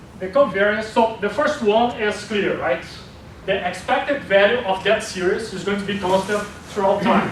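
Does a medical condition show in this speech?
No.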